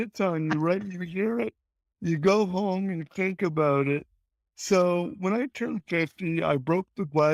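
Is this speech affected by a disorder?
Yes: cerebral palsy.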